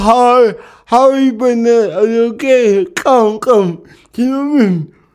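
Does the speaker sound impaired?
Yes: cerebral palsy; speech can be hard sometimes.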